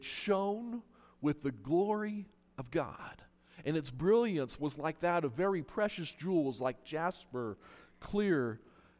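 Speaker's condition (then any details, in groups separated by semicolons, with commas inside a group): No condition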